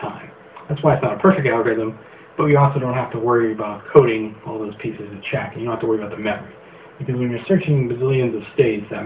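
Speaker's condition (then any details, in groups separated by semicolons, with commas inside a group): No condition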